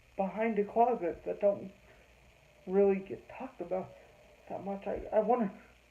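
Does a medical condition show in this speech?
Yes: cerebral palsy.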